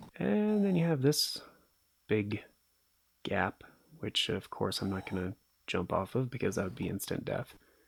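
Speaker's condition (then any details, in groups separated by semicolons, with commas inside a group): No condition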